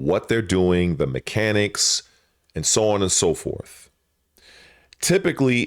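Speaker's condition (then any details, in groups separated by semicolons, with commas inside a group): No condition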